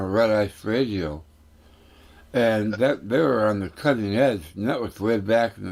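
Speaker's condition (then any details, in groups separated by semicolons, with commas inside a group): Tongue cancer; tongue tumor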